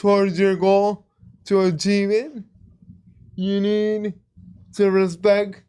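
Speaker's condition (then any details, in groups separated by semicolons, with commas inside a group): Cerebral palsy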